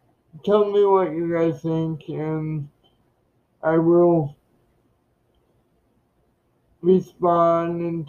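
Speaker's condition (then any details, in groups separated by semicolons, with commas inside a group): Cerebral palsy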